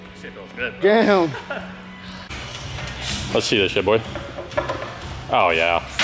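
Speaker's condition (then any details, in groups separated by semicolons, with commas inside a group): No condition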